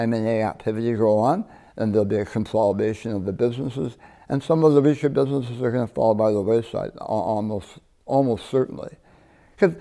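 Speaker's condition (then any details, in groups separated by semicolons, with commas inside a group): Partial glossectomy for tongue cancer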